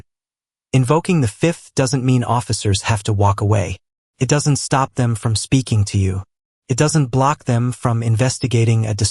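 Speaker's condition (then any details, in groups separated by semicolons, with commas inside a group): No condition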